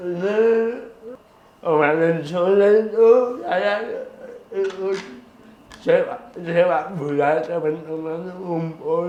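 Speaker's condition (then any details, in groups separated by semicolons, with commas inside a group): Cerebral palsy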